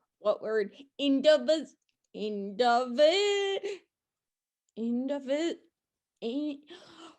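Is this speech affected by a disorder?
Yes: ataxia neuropathy (polg); often not understood, repeats or types on phone.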